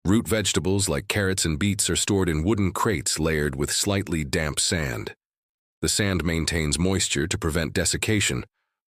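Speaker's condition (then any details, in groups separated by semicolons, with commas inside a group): No condition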